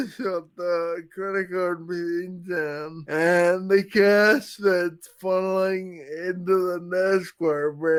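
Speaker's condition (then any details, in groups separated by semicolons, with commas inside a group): Friedreich's ataxia; physical therapy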